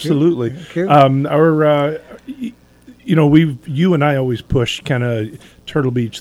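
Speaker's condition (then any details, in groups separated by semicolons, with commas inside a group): No condition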